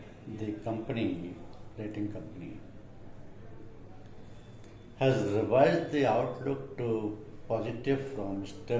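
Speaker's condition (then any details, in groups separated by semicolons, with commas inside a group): No condition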